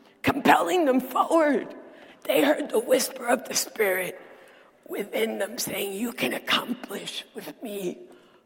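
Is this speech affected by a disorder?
Yes: dysphonia; lost ability to sing.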